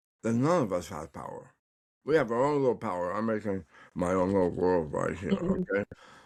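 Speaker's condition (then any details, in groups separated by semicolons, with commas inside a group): Tongue cancer; recovering, tongue exercises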